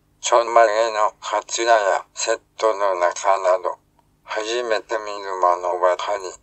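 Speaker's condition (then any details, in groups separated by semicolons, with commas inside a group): ALS, speech-generating device; ventilator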